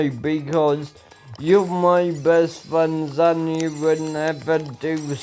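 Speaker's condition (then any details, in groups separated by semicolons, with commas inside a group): Ataxia; speech recently worse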